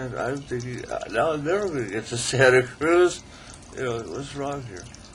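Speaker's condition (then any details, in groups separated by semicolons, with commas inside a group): ALS; still able to talk, articulate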